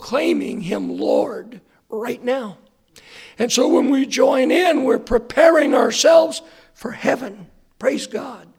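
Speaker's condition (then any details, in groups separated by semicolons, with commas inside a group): Hoarseness after vocal cord surgery; earlier doctor attributed voice problem to aging, second opinion sought; hard to hear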